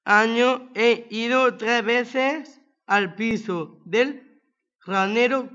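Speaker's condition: Down syndrome; age 20

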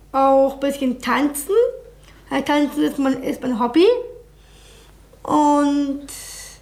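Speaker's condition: Down syndrome; congenital trisomy 21, three copies of chromosome 21, found by doctors from birth, hypermobile joints, small ears

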